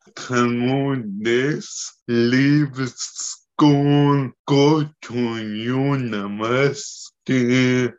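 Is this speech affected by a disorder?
Yes: cerebellar and spinal ataxia; ataxia affects speech, movement, hand movement, daily activities.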